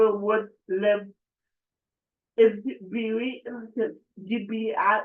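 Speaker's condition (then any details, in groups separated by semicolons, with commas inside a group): Cerebral palsy; affects speech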